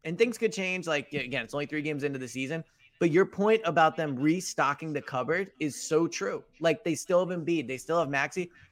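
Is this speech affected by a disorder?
No.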